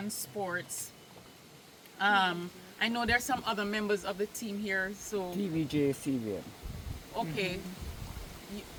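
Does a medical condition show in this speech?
No.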